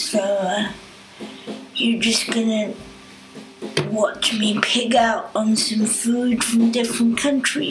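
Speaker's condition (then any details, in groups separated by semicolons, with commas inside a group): Cerebral palsy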